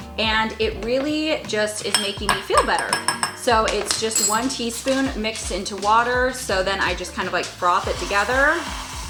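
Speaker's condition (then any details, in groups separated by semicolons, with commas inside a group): No condition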